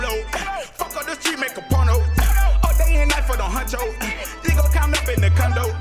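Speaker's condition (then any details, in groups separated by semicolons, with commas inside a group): No condition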